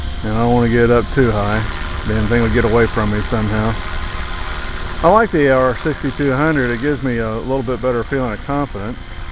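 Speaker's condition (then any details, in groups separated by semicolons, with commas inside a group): No condition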